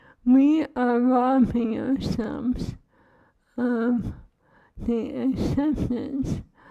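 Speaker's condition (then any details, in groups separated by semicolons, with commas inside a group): ALS; cannot eat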